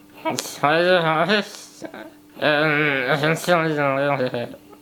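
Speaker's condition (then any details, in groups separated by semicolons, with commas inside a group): Spinal muscular atrophy type 1; speech needs translating by companion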